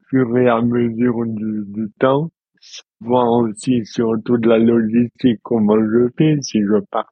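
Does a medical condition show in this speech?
Yes: dystonia; present since birth.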